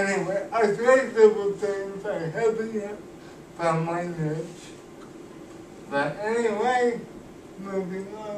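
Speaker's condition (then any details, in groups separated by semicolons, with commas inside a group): Cerebral palsy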